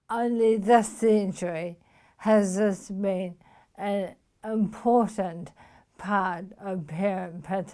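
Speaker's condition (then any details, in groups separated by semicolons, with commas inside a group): Motor neuron disease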